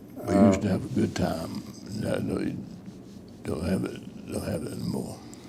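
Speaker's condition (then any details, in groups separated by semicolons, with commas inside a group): Parkinson's disease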